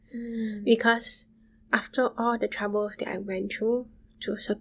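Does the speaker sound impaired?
Yes: bilateral sensorineural hearing loss; moderate to severe from about age 4, left profound since young, right worsened about 3 years ago; intense speech therapy.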